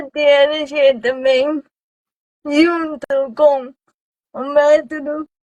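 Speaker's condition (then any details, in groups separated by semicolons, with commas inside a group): Cerebral palsy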